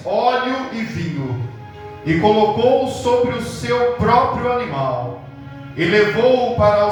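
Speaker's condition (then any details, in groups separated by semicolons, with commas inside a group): No condition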